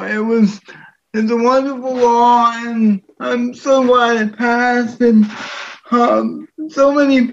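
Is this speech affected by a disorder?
Yes: cerebral palsy; diagnosed age 2, intervention at Danville Child Development Center, Apple 2gs computer, full-time aide at school.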